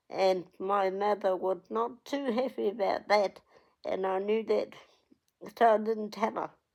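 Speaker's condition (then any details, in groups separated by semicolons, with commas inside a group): Cerebral palsy; onset at 8 days old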